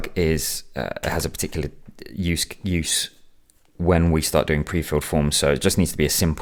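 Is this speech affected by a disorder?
No.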